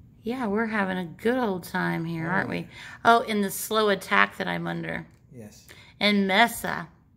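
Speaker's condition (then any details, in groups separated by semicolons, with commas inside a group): No condition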